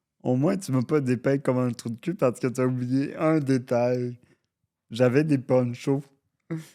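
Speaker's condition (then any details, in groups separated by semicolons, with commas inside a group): Cerebral palsy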